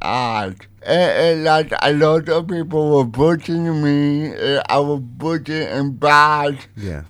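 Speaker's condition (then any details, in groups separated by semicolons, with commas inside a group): Cerebral palsy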